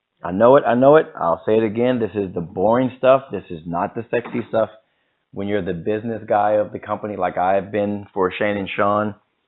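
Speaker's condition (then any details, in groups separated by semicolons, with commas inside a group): No condition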